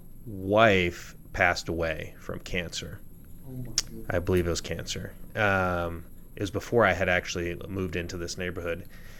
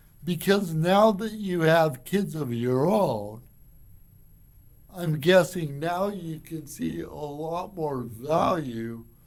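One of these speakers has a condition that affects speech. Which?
The second: cerebral palsy; from birth.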